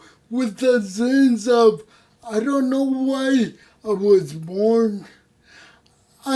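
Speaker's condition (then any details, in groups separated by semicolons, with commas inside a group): Cerebral palsy; no voice control, unusual voice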